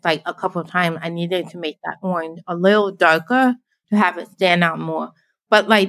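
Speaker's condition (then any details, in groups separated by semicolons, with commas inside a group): Deafblind, born deaf; can speak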